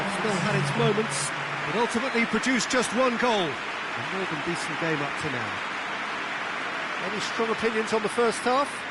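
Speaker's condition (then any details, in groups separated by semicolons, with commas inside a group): No condition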